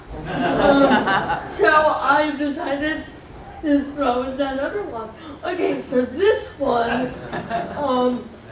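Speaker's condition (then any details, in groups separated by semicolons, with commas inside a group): Cerebral palsy; speech slightly off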